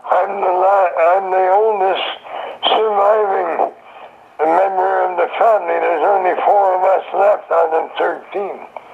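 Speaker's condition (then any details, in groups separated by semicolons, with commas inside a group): Throat cancer; survivor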